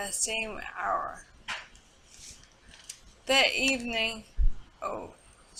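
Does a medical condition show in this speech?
Yes: multiple sclerosis; speech affected.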